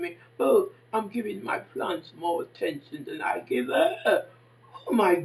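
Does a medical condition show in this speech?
Yes: facial palsy; can barely hear own speech.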